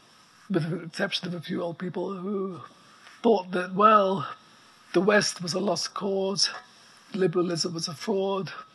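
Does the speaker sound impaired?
Yes: ALS; progressive neuromuscular illness, effectively quadriplegic, wheelchair within 6 months of diagnosis, writes by dictation; voice very weak, needs amplifier, breathing apparatus audible in background.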